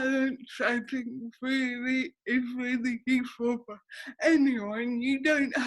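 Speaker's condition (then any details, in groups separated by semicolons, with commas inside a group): Cerebral palsy; affects speech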